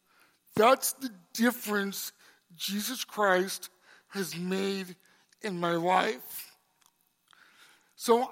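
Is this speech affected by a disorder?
Yes: cerebral palsy; congenital.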